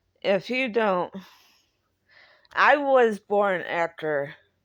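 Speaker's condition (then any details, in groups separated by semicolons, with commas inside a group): Cerebral palsy; speaks differently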